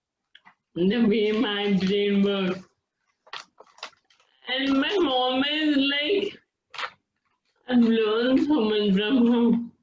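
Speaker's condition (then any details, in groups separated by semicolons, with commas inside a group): Friedreich's ataxia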